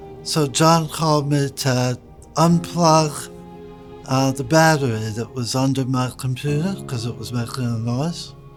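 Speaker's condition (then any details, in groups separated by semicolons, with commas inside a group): Guillain-Barré syndrome; immune attack on nerves, whole body affected; in rehabilitation, daily therapy, uses assistive technology; speech changed within minutes of onset, needs deep breaths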